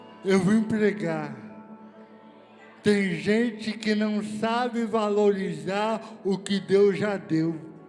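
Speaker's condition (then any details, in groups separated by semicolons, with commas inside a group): Cerebral palsy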